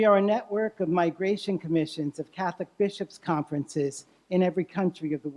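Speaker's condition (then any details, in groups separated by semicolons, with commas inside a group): No condition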